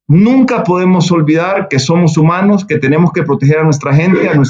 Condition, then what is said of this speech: None; typical speech.